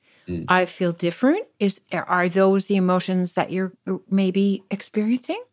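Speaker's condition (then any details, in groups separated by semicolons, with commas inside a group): No condition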